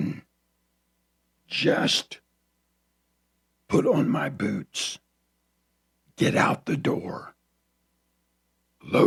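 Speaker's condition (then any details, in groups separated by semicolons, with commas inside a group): Throat cancer; tracheostomy tube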